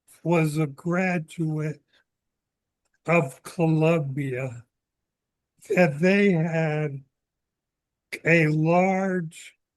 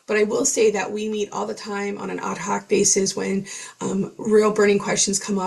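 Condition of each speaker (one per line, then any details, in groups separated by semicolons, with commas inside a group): ALS; seventh year of disease
No condition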